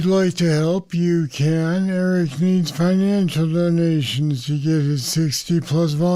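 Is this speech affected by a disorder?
Yes: Parkinson's disease; deep brain stimulators.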